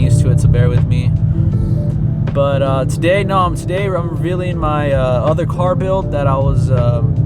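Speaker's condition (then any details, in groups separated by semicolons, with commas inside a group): No condition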